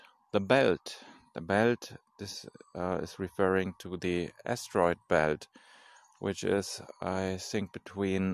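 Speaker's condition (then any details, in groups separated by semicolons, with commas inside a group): No condition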